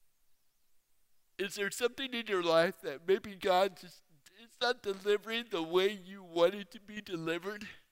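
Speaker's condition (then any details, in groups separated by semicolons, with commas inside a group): Torsional dystonia; colon surgery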